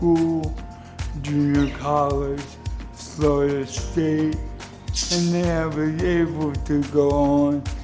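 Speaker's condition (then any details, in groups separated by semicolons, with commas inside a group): Cerebral palsy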